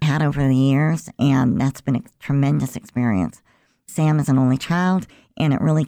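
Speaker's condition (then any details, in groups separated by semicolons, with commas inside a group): Cleft lip and palate; present since birth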